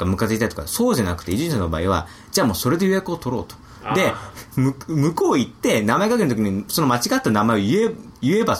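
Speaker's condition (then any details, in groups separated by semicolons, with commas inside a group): No condition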